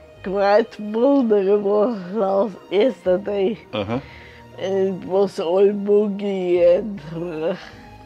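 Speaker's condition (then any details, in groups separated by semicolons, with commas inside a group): Multiple sclerosis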